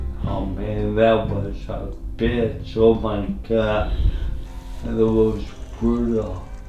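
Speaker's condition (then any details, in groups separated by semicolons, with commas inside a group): Traumatic brain injury (pontine cavernoma)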